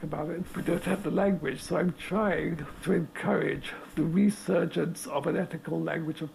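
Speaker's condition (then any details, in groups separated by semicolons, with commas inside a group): Motor neurone disease; interviewed down the line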